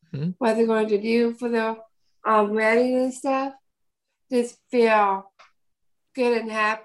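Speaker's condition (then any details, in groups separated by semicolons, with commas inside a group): Down syndrome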